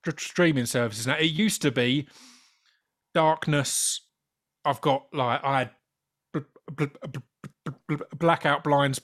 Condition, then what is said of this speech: Stuttering. It was, we won't stand in your way, but W's at the start can get me a bit, so two in a row.